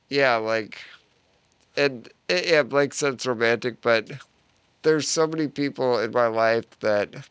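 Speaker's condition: Duchenne muscular dystrophy; first person with Duchenne treated so

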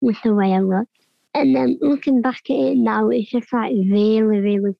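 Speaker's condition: Cleft palate; congenital

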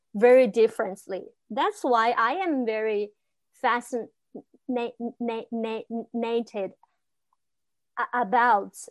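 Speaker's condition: Stuttering; stuttering since childhood, stuck in dialect since little, pretty advanced stage when first seeking help; stutters in English, Mandarin and dialect, stutters more as English improved, no longer hides stutter; stutter let out on Stammer Talk podcast, fear highest in dialect, lowest in English; repeated sounds, prolonged sounds, blocks

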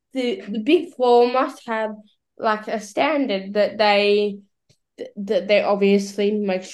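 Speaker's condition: Cerebral palsy; battery-powered wheelchair user

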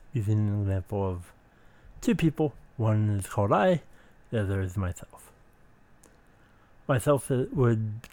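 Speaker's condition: Speech impediment

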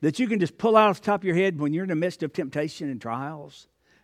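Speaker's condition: No condition

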